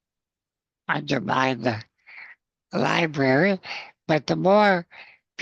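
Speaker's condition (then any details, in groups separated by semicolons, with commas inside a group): Spinal muscular atrophy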